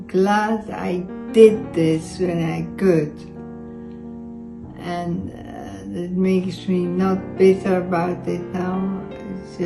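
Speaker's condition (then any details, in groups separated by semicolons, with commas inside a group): Multiple system atrophy; symptoms on both sides of body; 2 years since diagnosis, balance worse, speech device ordered; speech declining, drooling, lip and tongue weakness, some aspiration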